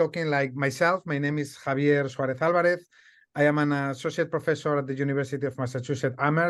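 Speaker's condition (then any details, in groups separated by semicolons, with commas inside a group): No condition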